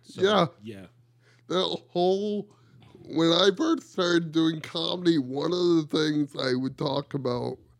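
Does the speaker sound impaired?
Yes: cerebral palsy; from birth, two months premature, umbilical cord around neck, oxygen mask at birth, wheelchair user.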